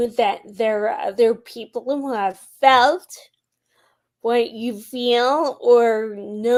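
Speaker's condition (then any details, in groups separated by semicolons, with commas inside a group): Friedreich's ataxia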